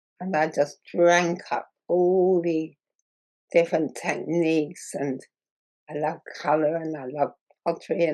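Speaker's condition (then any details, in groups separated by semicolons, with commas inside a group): Muscular dystrophy; progressive muscle wasting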